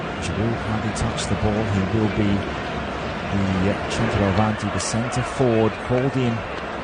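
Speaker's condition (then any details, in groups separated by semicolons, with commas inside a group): No condition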